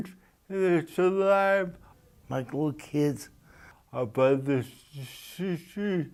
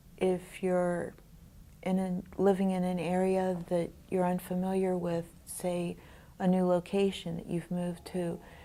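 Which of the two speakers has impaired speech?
The first: brain injury.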